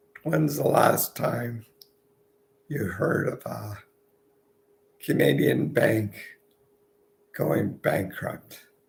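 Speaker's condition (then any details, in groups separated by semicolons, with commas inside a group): Multiple sclerosis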